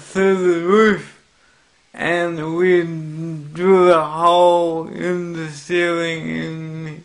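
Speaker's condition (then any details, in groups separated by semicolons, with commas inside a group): Cerebral palsy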